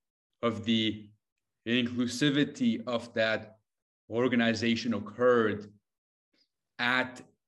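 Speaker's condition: Stutter; struggled with speaking at some point; blocks

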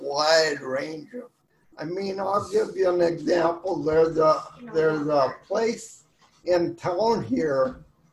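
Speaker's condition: Ataxic cerebral palsy; from birth, maternal rubella (German measles), back part of brain affected, wide-based gait, childhood short leg braces, weighted shoes; speech affected, about five years childhood speech therapy at crippled children's school, hopes speech sounds better now

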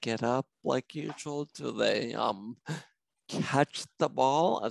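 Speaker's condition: Spinocerebellar ataxia; genetic cause

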